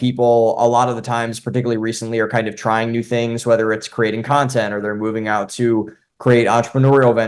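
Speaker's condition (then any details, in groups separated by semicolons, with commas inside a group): No condition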